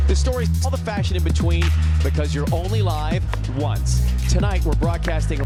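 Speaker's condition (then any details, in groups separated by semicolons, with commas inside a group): No condition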